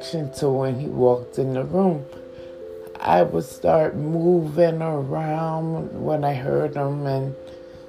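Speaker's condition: Stroke with stutter; cannot move

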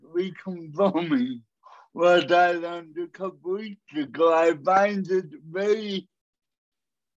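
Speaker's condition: Cerebral palsy; walking distance much reduced compared with before

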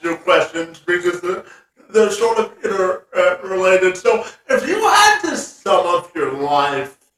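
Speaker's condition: Spastic quadriplegic cerebral palsy; last at age 9

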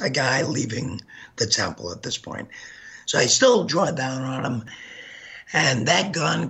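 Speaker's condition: Gunshot injury to voice box; hit spine

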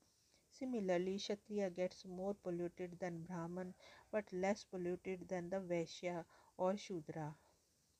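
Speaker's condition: No condition

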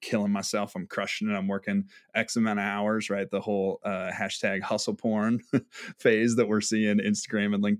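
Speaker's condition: No condition

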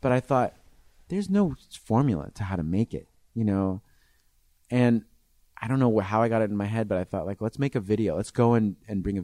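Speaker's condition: No condition

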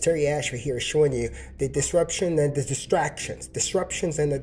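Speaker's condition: No condition

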